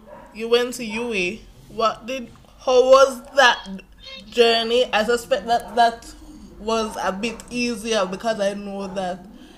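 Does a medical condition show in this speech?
Yes: cerebral palsy.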